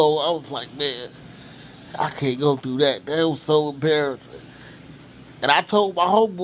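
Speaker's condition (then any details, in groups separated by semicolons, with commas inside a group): Cerebral palsy; from birth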